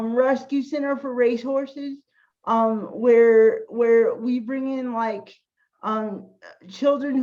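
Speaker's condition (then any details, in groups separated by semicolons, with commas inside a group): Cerebral palsy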